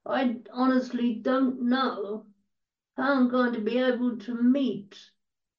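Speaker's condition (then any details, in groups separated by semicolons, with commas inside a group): Cerebral palsy; quadriplegia, wheelchair user, totally blind from 15, partially deaf, treated 4-19 at Bowbath Cerebral Palsy Centre; dictated book to Steve who typed, speaks fast when in full flow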